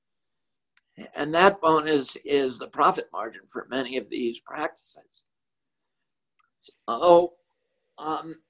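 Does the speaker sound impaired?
Yes: spasmodic dysphonia; twitches in voice box or larynx; voice sounds a little different.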